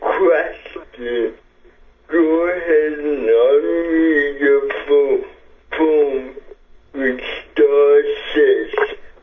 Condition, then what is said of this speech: Cerebral palsy. I have cerebral palsy, so maybe a little bit difficult to understand me, but as we go, we'll hopefully be able to understand me